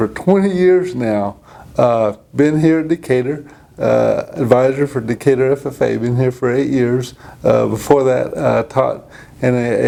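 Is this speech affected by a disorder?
Yes: cerebral palsy; present from birth; falls sometimes.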